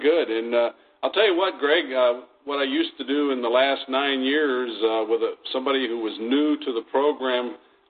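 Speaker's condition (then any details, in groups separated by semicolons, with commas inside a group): No condition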